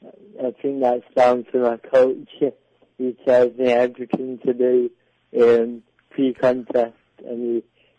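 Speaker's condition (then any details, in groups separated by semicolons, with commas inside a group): Cerebral palsy; delayed development and talking, predicted never to talk, speech therapy paid by parents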